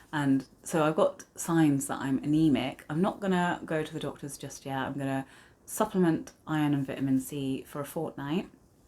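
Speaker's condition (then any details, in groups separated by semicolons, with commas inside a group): No condition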